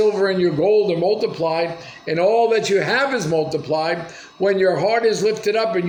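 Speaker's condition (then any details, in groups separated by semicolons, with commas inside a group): No condition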